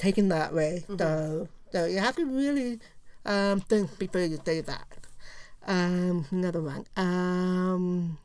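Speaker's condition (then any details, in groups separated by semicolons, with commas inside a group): Profound deafness; profound deafness left ear, total deafness right ear, diagnosed at age 3, no cochlear implant; wears hearing aid which helps, relies on lip-reading to understand, sits in front row; learned to speak and lip-read in oral pre-preschool, mainstreamed, little ASL now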